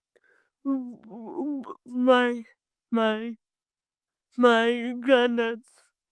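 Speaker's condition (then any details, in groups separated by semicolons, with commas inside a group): Cerebral palsy; from birth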